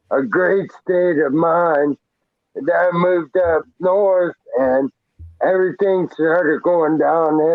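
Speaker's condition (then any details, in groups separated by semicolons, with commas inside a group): Traumatic brain injury; hit by car as pedestrian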